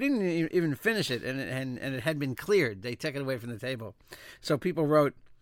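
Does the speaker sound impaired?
No.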